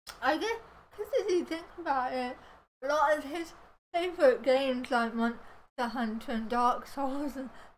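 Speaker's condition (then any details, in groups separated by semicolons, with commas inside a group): Cerebral palsy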